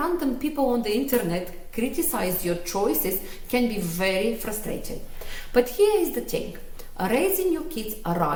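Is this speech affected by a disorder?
No.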